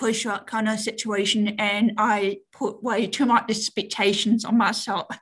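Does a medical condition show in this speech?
Yes: deafness; cochlear implant with audio cable for Zoom and team meetings, relay officer and Auslan interpreter for phone calls.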